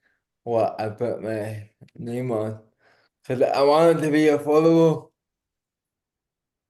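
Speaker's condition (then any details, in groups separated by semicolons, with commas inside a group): Cerebral palsy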